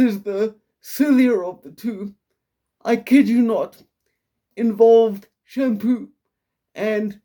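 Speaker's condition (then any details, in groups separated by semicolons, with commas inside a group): Quadriplegic cerebral palsy, severe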